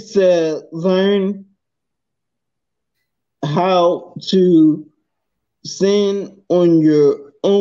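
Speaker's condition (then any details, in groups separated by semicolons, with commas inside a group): Multiple sclerosis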